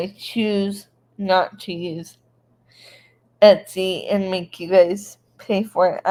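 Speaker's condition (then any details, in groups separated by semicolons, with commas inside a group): Cerebral palsy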